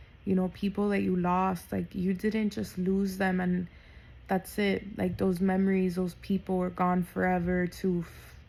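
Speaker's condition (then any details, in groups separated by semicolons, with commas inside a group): No condition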